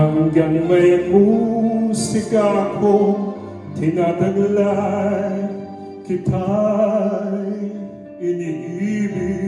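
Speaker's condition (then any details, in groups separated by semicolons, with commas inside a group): No condition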